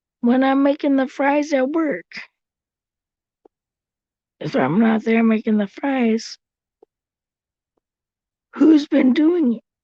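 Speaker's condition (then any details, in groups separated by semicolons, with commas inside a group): Cerebral palsy; since birth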